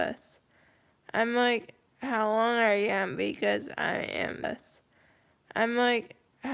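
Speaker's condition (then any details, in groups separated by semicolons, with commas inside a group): Cerebral palsy, mild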